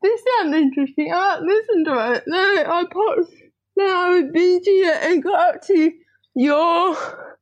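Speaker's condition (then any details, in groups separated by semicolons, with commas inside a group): Cerebral palsy; spastic diplegia, both legs affected, hands mildly affected, found not developing properly, early intervention therapy; teenager, fully mobile without wheelchair, scooter planned through NDIS, on medication, no surgery yet; speech a bit odd, typing easier, computer full-time for schoolwork since grade one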